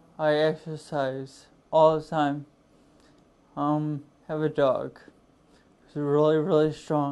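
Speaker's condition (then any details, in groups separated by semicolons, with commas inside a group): Friedreich's ataxia; inherited progressive, spinal cord and balance centers; diagnosed at age 16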